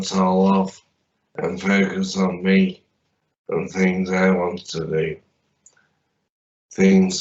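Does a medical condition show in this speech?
Yes: traumatic brain injury; limb injuries.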